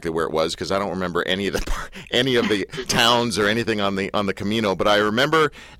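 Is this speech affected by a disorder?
No.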